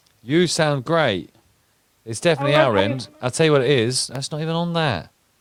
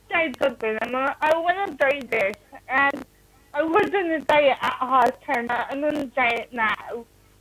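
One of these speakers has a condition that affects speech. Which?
The second: cerebral palsy.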